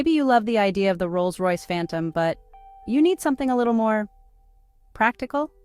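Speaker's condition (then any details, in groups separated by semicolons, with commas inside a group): No condition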